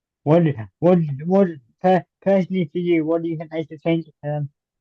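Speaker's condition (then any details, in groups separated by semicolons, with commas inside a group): Cerebral palsy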